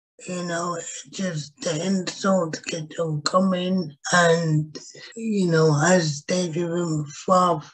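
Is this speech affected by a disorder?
Yes: cerebral palsy.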